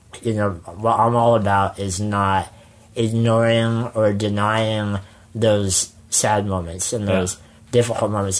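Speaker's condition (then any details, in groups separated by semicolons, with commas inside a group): Spinal muscular atrophy; hands talking over to cousin mid-interview to give jaw a break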